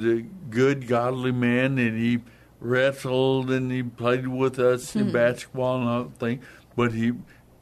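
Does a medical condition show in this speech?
Yes: hemorrhagic stroke; hemorrhagic stroke in basal ganglia, not a clot, right side of body paralyzed; about 8 months since stroke, recovering, wrestling way back; talks funny, voice stressed tonight, speaks slowly and deliberately to be understood, daughter Stacy helps.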